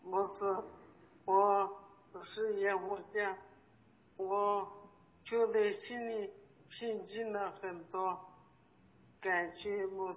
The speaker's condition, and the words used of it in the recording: ALS (motor neuron disease). 哎，你说话可变了，你说话变了，你闭上眼，别